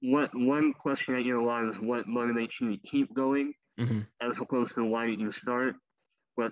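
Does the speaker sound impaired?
Yes: cleft lip and palate; congenital.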